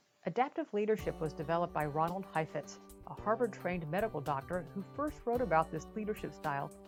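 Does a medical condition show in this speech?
No.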